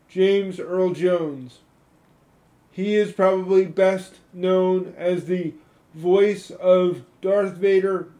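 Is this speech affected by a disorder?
Yes: spastic cerebral palsy; from spinal meningitis, born 2 months premature, four childhood surgeries, weekly physical, occupational therapy; stiff, tight, involuntary muscle movements, mainly legs, moderately impaired balance, coordination, uses crutches, slow hands; in childhood froze under stress, could not speak or defend self verbally.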